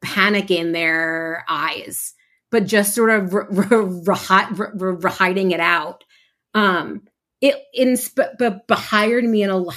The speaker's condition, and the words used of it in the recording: Stuttering. The amount that I stutter and how stuck I feel, or how much physical tension I might have, fluctuates,